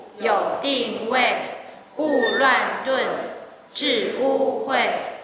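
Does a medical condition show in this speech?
No.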